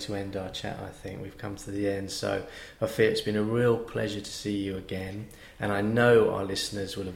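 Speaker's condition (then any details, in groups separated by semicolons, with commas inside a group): No condition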